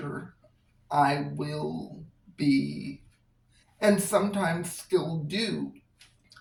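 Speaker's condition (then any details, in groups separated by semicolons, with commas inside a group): Cerebral palsy; physical disability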